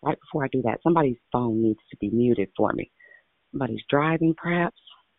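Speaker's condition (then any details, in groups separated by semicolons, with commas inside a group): No condition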